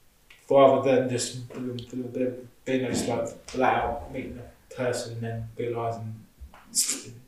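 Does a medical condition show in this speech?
Yes: stutter; stammer present since school years; difficulty saying things at work raising safety concerns, speech reportedly different when drunk; here repeated sounds, repeated words.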